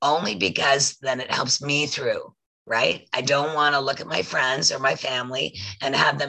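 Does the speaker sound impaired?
Yes: voice loss after throat polyp; two years after throat surgery, working with vocal coach to regain voice.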